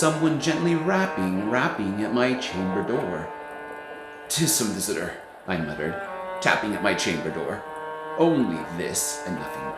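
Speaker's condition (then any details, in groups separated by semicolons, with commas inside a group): No condition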